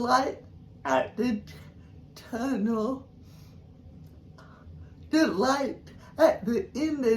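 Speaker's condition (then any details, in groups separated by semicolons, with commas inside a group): Cerebral palsy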